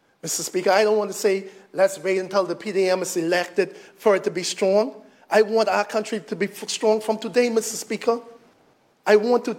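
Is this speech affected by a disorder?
No.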